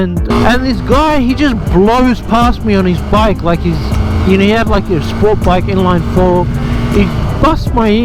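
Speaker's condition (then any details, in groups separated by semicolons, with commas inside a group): No condition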